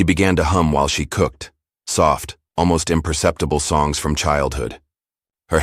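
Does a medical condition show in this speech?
No.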